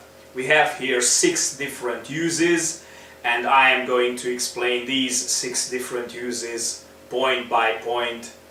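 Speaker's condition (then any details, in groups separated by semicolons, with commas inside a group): No condition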